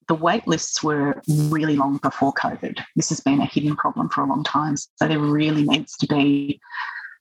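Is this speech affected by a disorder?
No.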